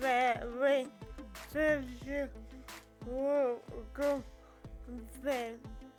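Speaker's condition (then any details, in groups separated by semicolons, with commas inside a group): Cerebral palsy; from birth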